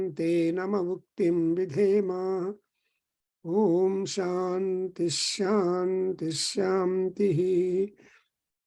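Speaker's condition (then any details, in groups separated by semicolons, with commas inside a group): No condition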